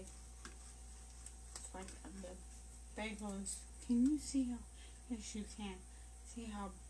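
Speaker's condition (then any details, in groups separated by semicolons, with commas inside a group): Brain injury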